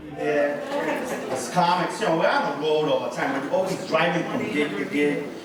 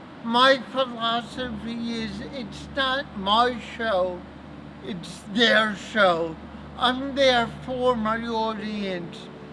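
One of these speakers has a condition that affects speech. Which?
The second: cerebral palsy; since birth, born not breathing.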